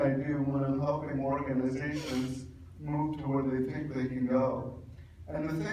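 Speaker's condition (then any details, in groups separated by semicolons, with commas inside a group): Cerebral palsy; could not really talk until age 12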